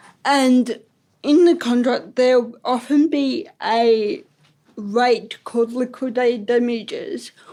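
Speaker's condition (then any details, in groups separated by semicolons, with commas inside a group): Ataxic cerebral palsy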